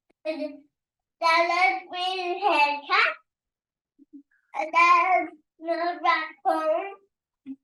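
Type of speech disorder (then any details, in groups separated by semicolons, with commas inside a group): Dysarthria; DDX3X syndrome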